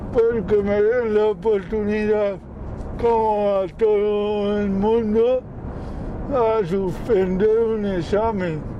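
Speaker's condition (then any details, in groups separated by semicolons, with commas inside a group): Cerebral palsy; speech slightly affected, some difficulty speaking but understood perfectly, once not understood by phone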